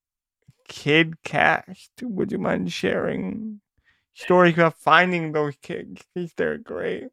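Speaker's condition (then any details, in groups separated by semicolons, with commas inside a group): Cerebral palsy; spastic quadriplegic cerebral palsy, all four limbs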